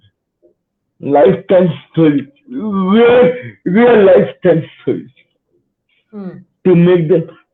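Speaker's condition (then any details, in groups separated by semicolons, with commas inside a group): Cerebral palsy; spastic type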